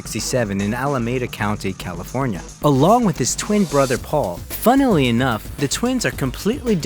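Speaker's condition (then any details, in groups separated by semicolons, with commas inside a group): No condition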